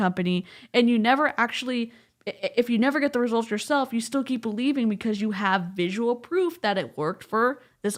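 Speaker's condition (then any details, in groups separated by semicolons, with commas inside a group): No condition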